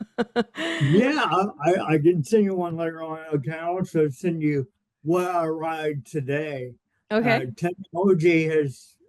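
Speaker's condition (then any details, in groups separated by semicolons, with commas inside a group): Cerebral palsy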